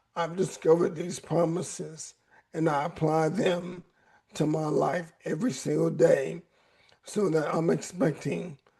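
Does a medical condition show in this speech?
Yes: ALS; voice raspy at times.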